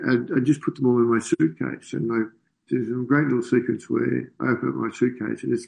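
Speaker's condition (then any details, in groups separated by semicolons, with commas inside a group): Parkinson's disease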